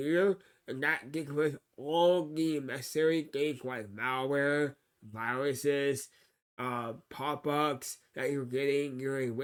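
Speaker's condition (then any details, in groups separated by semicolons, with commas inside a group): Cerebral palsy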